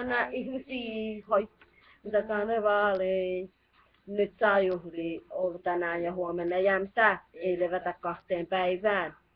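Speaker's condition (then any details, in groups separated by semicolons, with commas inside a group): No condition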